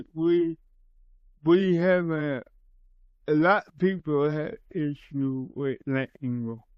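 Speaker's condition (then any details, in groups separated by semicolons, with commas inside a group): Cerebral palsy; from birth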